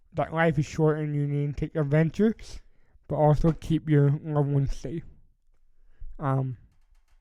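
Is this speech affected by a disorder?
Yes: cerebral palsy.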